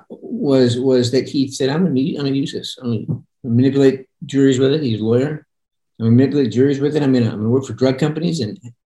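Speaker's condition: Parkinson's; voice sometimes monotone

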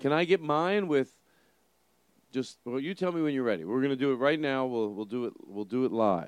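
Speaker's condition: No condition

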